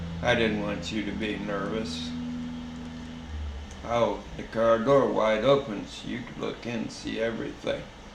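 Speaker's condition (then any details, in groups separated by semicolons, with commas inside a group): Traumatic brain injury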